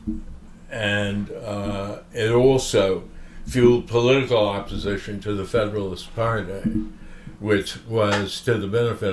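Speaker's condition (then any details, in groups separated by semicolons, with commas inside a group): Parkinson's disease; visible shaking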